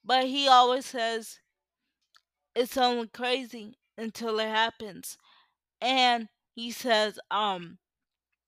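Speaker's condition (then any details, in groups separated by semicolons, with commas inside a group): Cerebral palsy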